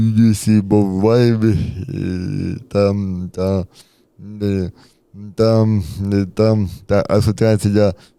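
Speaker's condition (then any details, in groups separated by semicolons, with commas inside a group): Cerebral palsy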